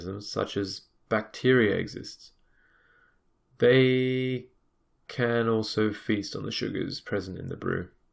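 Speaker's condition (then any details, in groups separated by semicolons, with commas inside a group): No condition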